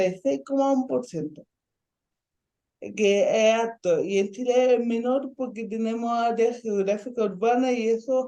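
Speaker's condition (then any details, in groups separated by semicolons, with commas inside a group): Ataxic cerebral palsy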